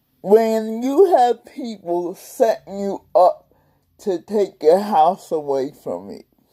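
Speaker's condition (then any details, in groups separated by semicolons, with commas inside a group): Cerebral palsy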